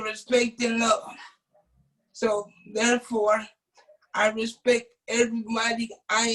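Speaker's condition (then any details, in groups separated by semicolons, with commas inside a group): Cerebral palsy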